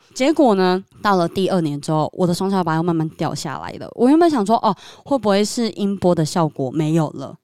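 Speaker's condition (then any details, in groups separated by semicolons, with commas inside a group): Submucous cleft palate; submucous cleft palate since childhood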